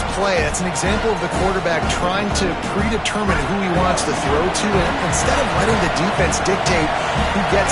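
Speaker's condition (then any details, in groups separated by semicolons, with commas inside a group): No condition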